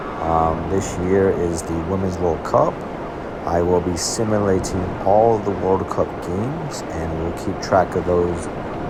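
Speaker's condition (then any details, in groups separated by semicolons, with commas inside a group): No condition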